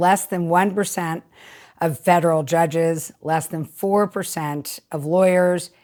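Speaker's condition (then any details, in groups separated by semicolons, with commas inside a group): No condition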